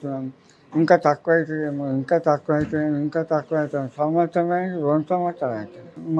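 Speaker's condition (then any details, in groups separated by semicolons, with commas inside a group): Oral cancer; jaw bone removed, reconstructed with grafted tissue, chewing habit; about three years since onset, recurrence after surgery; could not open mouth or eat, tube fed three years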